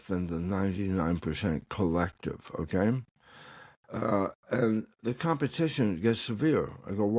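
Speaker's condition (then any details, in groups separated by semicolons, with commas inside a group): Tongue cancer; recovering, tongue exercises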